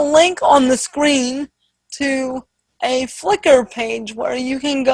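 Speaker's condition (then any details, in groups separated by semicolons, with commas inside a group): Spastic quadriplegic cerebral palsy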